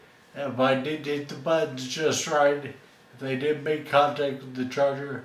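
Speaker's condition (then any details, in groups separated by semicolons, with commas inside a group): Friedreich's ataxia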